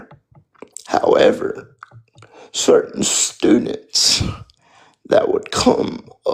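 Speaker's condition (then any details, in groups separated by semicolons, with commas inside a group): Spastic quadriplegic cerebral palsy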